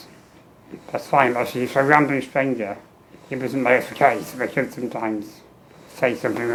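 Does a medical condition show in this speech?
Yes: muscular dystrophy; wheelchair user, tracheostomy.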